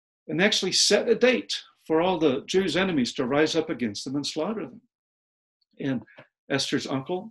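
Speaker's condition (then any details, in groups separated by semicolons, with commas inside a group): No condition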